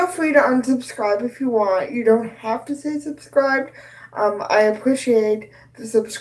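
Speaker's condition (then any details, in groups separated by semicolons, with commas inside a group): Cerebral palsy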